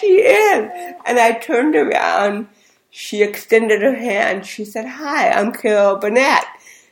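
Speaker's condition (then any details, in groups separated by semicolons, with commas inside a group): Cerebral palsy; speech therapy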